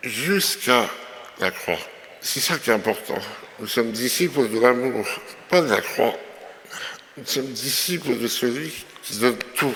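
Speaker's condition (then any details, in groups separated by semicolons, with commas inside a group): Myopathy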